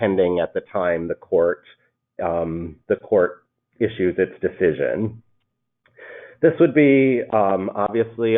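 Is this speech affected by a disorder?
No.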